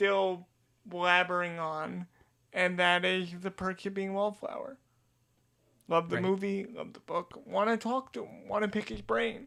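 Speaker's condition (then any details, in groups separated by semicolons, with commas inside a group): Cerebral palsy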